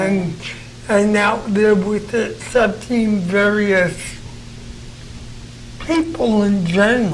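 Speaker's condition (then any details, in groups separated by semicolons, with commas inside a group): Cerebral palsy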